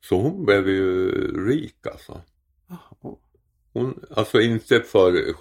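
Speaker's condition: Tongue cancer; later received teeth

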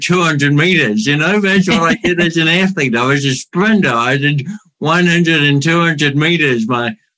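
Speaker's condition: Cerebral palsy; New Zealand speaker of the year

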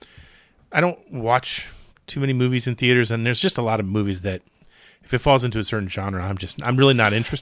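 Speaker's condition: No condition

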